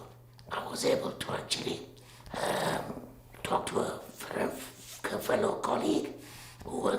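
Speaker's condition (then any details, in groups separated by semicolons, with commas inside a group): Laryngectomy; cannot communicate effectively in conversation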